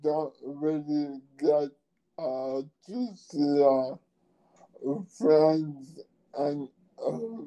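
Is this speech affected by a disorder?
Yes: ALS; diagnosed at age 27; nearly 10 years since diagnosis, progressing, still speaking with own voice; voice box going, slurred speech, speaks very slowly, hard to hear.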